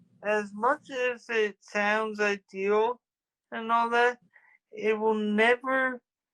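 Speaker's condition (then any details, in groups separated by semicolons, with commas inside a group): Traumatic brain injury; ongoing therapy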